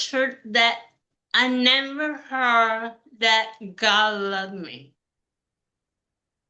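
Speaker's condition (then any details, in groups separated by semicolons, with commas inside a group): Cerebral palsy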